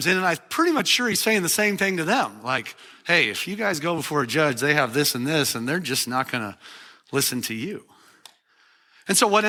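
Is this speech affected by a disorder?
No.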